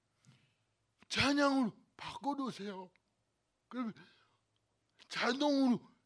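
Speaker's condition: Cerebral palsy; two surgeries upcoming

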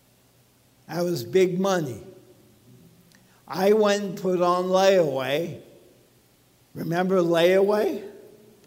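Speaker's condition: ALS; talks funny, speech sounds abnormal

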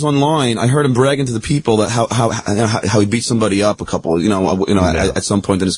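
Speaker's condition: Stuttering; habitual stutter, usually stutters; shaken up after scuffle with Eric Bogosian at bookstore, pushed against wall, grabbed around neck; repeated sounds, repeated words

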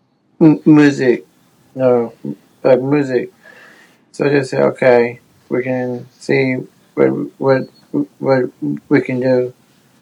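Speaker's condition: Down syndrome; hesitant, finds talking without a microphone difficult, auditioned to check could speak well enough

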